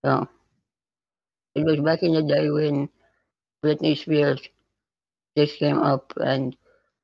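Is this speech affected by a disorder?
Yes: spinal muscular atrophy type 2; progressive muscle wasting.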